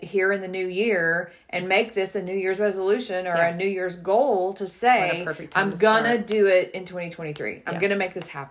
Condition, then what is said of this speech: None; typical speech.